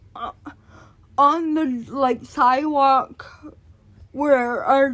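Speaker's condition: Cerebral palsy; born addicted

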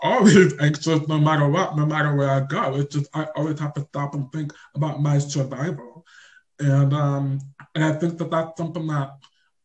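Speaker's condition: Deaf or hard of hearing; on deaf spectrum

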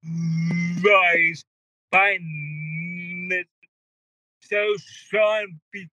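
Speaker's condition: Cerebral palsy; wheelchair user

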